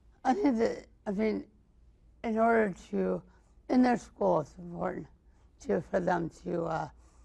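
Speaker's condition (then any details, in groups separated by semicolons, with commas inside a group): Mild cerebral palsy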